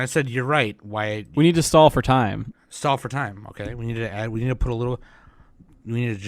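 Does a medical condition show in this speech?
No.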